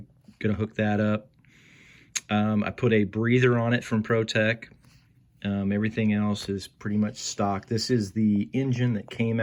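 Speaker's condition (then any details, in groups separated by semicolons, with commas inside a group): No condition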